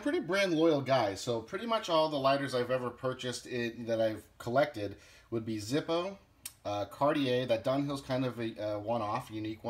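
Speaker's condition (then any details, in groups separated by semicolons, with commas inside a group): No condition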